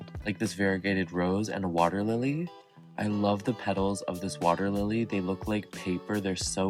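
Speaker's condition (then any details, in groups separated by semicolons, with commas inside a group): No condition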